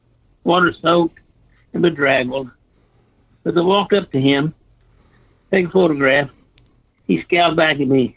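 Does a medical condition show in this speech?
Yes: Parkinson's disease; Parkinson's disease diagnosed 1999, retired 2004 due to disease; about 20 years since diagnosis, on levodopa; says people with Parkinson's, including himself, are slow, sometimes talk funny, sometimes slobber.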